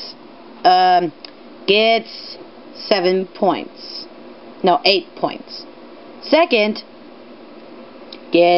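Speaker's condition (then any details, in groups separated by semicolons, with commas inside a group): No condition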